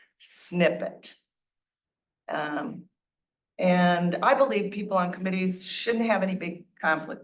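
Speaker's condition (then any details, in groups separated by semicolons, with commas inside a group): No condition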